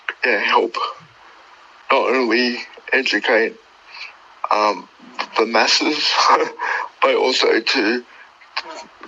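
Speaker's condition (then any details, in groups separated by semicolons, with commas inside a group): Cerebral palsy; birth brain damage, two months premature; wheelchair, considerable motor difficulty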